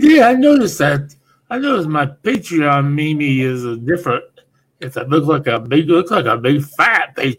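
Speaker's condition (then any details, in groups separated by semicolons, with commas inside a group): Speech impediment; exact professional term not known to speaker; speech hard for co-host to understand, speaker rejects mush mouth label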